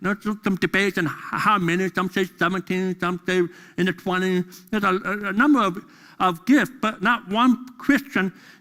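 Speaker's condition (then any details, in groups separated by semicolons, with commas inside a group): Deafness; deaf during school years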